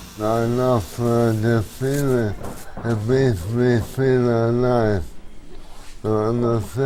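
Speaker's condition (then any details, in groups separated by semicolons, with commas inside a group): Motor neurone disease; bulbar onset, jaw and speech problems first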